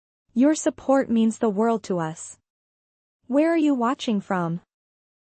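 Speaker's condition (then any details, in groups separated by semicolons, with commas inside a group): No condition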